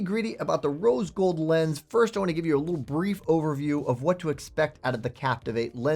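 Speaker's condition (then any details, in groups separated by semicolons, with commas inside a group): No condition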